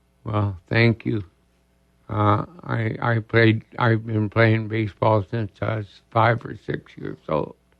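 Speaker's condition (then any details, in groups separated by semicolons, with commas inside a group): ALS; diagnosed about two years ago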